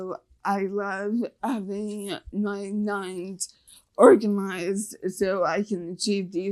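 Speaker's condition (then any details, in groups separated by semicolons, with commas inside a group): Facial paralysis (nf2-swn)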